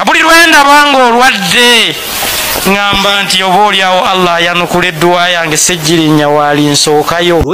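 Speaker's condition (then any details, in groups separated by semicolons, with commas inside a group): No condition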